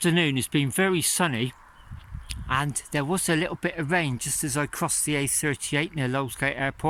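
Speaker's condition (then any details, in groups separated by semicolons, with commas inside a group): No condition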